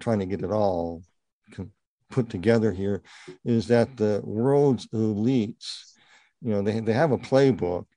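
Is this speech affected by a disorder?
Yes: partial cleft palate; congenital.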